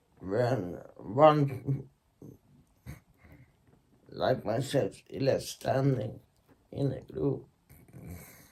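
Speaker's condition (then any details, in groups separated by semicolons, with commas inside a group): Secondary intracranial hypertension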